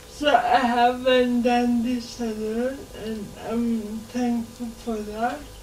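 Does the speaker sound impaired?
Yes: cerebral palsy; since birth, affects muscles and joints, walks and moves independently, early intervention and therapy in childhood; slow speaker, listeners take time to understand, speaks verbally.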